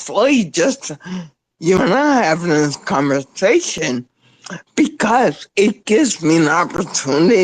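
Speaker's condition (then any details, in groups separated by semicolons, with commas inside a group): Spinocerebellar ataxia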